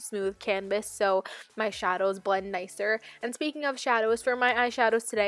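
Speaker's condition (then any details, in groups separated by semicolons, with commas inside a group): No condition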